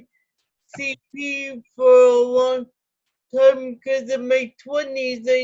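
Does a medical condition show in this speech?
Yes: cerebral palsy.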